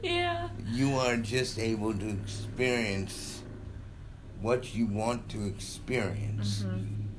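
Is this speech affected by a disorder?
Yes: cerebral palsy; difficulty self-propelling manual wheelchair.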